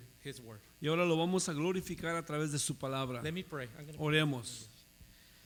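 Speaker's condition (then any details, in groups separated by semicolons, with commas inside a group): No condition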